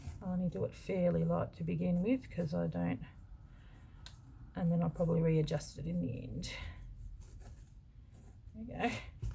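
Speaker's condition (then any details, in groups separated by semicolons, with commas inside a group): No condition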